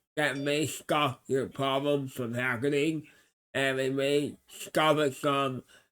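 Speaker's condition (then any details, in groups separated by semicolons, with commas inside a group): Cerebral palsy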